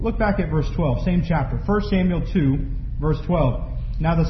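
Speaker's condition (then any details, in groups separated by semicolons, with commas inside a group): No condition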